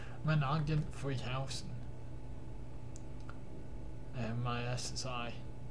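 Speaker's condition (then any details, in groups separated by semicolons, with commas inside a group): Cerebral palsy; cannot stand beyond 10 minutes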